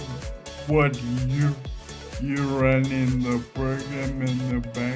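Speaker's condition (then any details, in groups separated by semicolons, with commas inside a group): Friedreich's ataxia, ataxic dysarthria; spasticity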